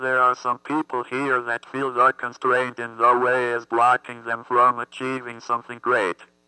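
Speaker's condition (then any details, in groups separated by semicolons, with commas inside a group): Athetoid cerebral palsy; constant muscle movement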